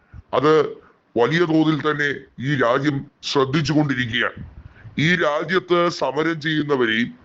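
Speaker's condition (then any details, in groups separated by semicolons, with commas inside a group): No condition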